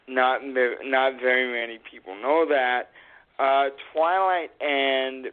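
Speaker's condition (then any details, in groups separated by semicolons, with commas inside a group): Cerebral palsy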